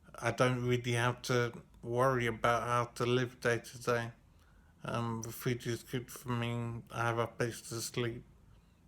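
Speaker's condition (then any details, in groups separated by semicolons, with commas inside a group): Brain injury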